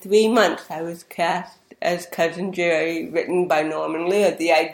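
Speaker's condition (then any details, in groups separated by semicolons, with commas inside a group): Cerebral palsy; speech therapy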